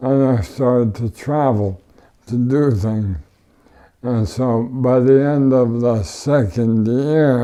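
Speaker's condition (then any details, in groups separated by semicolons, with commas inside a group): ALS; power wheelchair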